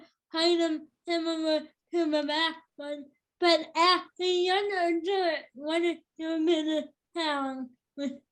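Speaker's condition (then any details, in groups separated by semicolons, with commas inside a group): Cerebral palsy, spastic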